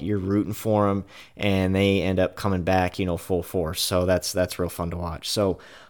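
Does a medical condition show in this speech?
No.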